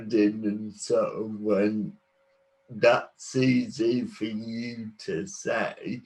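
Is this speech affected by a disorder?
Yes: cerebral palsy.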